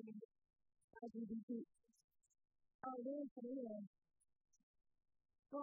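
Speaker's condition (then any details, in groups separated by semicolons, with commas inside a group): No condition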